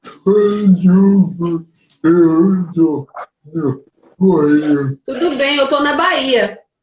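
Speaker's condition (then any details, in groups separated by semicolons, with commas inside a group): Cerebral palsy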